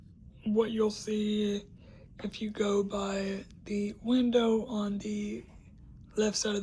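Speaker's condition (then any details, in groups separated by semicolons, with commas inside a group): Cerebral palsy; uses a wheelchair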